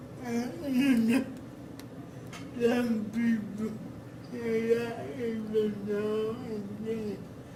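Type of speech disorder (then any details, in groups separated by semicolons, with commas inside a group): Dysarthria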